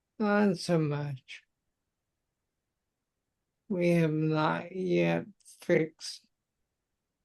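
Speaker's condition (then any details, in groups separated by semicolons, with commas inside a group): Multiple sclerosis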